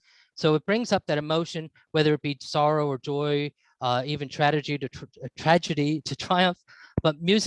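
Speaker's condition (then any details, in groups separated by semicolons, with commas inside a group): No condition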